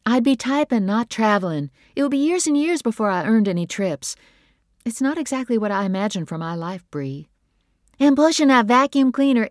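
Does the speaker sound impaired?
No.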